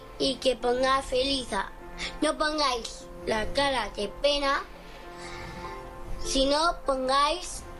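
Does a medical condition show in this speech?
Yes: Down syndrome; 11-year-old girl.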